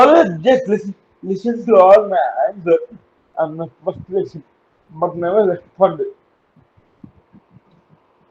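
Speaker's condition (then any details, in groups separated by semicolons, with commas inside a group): Cerebral palsy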